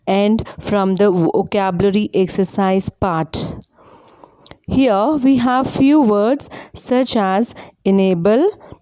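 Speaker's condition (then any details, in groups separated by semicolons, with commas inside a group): No condition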